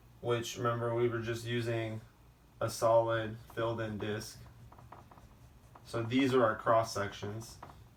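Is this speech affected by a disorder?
No.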